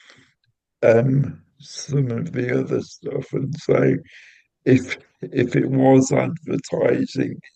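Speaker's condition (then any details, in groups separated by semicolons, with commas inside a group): Cerebral palsy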